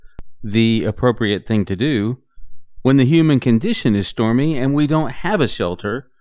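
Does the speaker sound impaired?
No.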